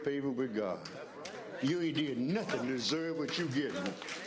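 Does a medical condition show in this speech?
No.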